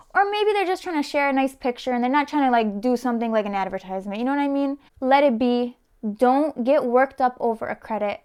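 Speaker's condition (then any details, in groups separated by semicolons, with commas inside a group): No condition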